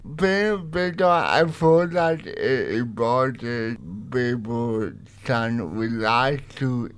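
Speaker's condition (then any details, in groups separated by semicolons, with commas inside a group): Cerebral palsy; interview partly own voice, partly typed audio on light writer device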